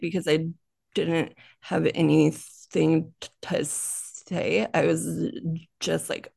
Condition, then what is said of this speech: Stuttering. So I don't really have any problems communicating at work.